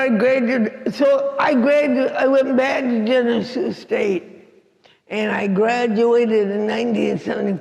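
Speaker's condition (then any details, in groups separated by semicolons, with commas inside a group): Cerebral palsy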